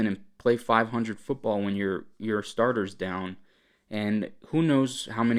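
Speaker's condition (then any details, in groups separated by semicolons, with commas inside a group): No condition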